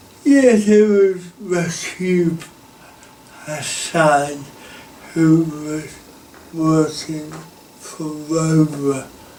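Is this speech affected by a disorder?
Yes: cerebral palsy.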